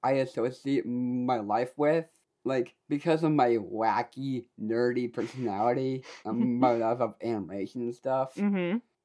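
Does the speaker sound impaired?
Yes: Down syndrome.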